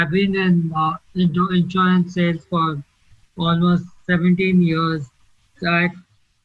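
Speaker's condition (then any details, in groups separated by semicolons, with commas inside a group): ALS; labored slurred speech, choking on water, aspiration risk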